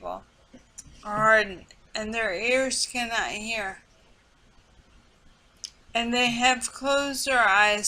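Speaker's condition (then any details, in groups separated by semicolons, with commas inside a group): Multiple sclerosis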